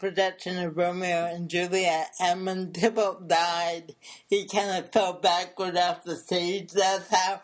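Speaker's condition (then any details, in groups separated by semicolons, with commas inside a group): Cerebral palsy; since birth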